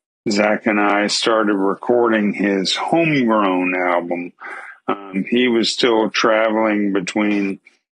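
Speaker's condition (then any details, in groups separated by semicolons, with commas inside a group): ALS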